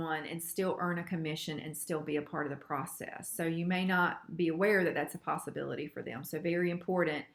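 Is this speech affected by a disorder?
No.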